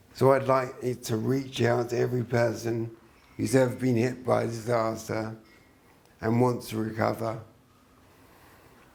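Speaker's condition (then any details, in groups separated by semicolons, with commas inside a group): Traumatic brain injury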